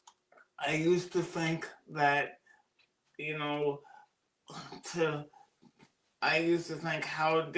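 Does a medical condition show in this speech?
Yes: cerebral palsy; birth oxygen deprivation.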